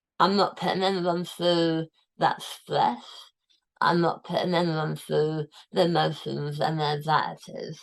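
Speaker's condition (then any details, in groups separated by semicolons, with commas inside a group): Tongue cancer, tongue removed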